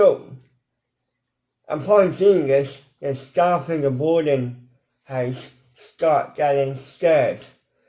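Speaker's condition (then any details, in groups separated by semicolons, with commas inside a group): Cerebral palsy; mild, ataxic type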